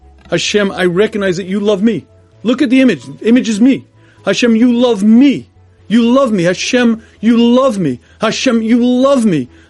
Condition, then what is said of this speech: No condition.